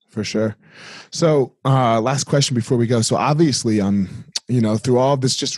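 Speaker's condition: No condition

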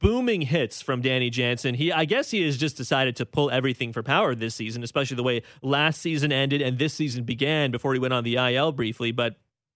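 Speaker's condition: No condition

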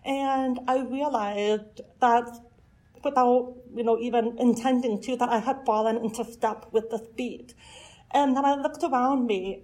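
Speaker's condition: Deafness; hearing impaired

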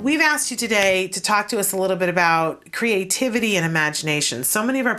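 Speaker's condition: No condition

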